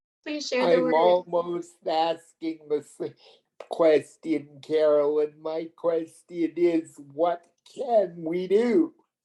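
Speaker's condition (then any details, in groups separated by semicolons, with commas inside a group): Cerebral palsy; premature birth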